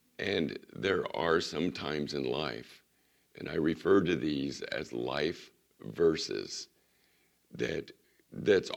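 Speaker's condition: Vocal cord surgery recovery; recent cold and coughing set recovery back

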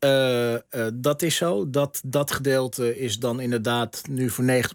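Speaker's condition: No condition

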